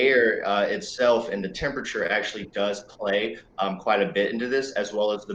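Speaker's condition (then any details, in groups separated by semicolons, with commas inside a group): No condition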